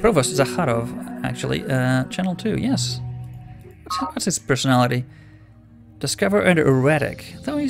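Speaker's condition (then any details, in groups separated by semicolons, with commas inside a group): No condition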